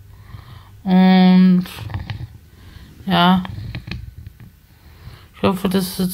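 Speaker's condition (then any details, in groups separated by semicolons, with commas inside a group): Spasticity from birth; multiple sclerosis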